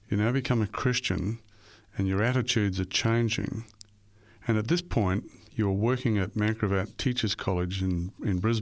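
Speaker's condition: No condition

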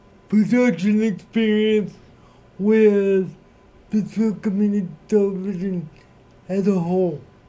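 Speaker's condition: Cerebral palsy

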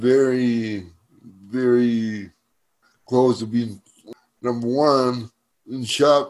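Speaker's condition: Cerebral palsy; uses wheelchair for mobility

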